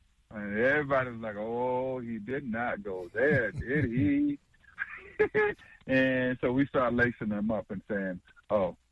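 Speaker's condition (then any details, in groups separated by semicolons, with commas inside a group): No condition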